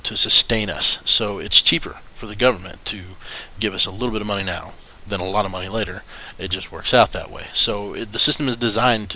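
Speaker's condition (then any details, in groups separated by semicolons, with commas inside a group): No condition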